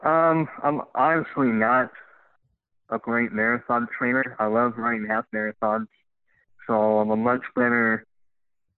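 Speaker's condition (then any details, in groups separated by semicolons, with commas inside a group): Cleft lip and palate; congenital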